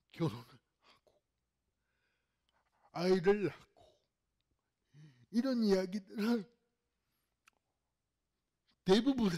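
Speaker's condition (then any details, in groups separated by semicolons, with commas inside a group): Cerebral palsy; fairly severe in childhood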